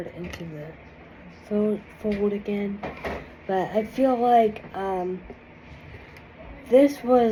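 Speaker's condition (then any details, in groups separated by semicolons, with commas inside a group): Cerebral palsy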